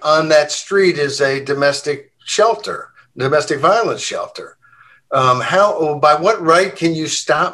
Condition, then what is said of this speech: No condition.